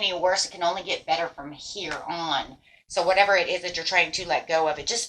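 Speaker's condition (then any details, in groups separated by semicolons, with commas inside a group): No condition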